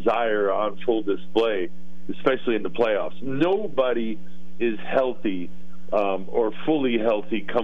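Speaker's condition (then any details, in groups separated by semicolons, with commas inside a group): No condition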